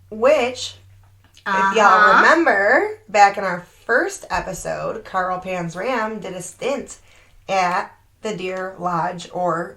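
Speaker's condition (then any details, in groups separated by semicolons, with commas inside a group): No condition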